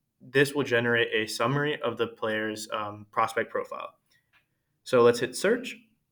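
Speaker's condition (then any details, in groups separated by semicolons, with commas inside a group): No condition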